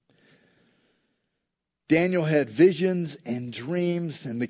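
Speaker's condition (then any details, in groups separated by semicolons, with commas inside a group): No condition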